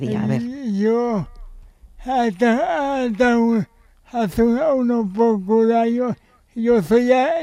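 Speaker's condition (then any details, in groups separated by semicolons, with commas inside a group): Cerebral palsy; extra support for daily living since birth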